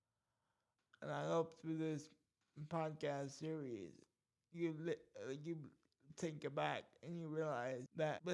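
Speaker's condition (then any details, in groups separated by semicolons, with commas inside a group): Cerebral palsy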